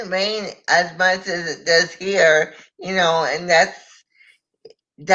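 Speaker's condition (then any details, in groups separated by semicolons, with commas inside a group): Cerebral palsy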